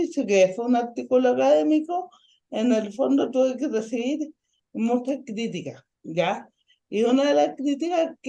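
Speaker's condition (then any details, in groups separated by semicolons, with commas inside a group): Ataxic cerebral palsy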